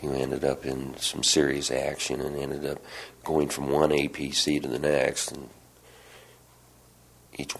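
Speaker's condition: No condition

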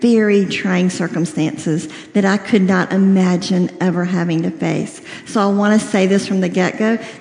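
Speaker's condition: Cleft lip and palate, severe

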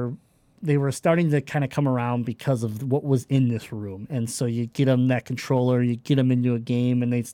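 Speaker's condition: Cleft palate; congenital cleft palate

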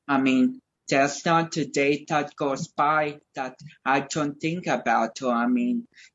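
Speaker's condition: Cerebral palsy; speech affected

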